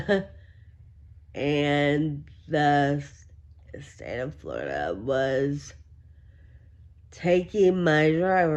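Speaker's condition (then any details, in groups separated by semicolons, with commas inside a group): Friedreich ataxia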